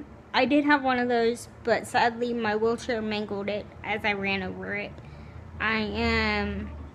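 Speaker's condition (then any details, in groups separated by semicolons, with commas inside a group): Cerebral palsy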